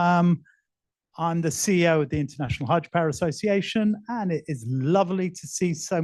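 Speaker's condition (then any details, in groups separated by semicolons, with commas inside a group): No condition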